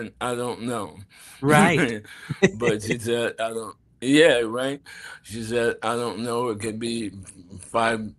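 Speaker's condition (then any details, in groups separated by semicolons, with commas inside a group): ALS; bulbar onset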